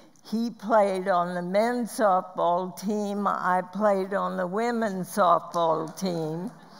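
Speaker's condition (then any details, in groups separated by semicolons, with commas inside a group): Spasmodic dysphonia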